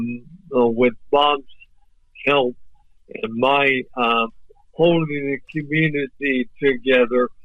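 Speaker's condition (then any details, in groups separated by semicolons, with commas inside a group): ALS; voice off but clear and understandable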